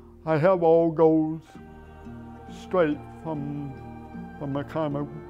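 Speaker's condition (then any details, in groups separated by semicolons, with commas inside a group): Cerebral palsy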